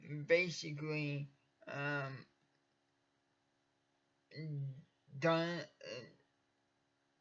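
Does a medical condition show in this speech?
Yes: cerebral palsy; from birth, uses wheelchair.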